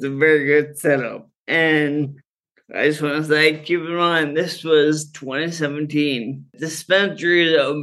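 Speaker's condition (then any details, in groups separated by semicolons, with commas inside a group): Friedreich's ataxia; slowly worsening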